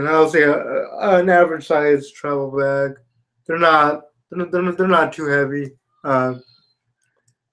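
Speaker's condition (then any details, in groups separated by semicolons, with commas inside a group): Spastic quadriplegia cerebral palsy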